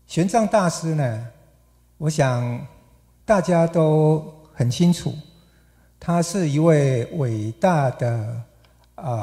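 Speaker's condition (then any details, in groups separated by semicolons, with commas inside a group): No condition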